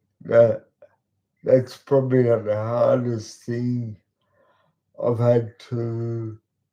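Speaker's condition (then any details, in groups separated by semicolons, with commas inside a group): Cerebral palsy; talks slowly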